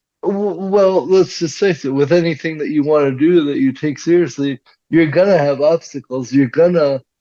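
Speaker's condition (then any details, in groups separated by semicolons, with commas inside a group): Cerebral palsy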